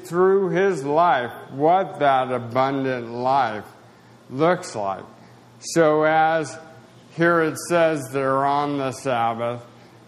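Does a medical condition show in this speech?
Yes: spasticity, mild; new anti-spasticity drug started 3-4 weeks ago, adds some weakness, may fall; drug affects speech a little, may sound draggy.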